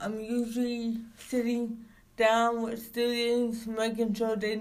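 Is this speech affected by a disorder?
Yes: cerebral palsy; no wheelchair use, visible physical signs.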